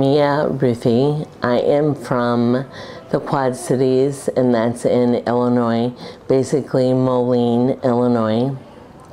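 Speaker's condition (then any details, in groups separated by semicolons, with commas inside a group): Primary lateral sclerosis; affects legs, speech, throat muscles, stiff legs; after two stem cell transplants, speech improved; was garbled, slurred, voice tired by evening, words caught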